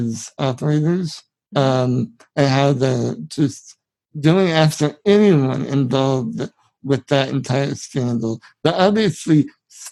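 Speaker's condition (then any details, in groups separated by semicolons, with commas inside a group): Spinal muscular atrophy; genetic, from birth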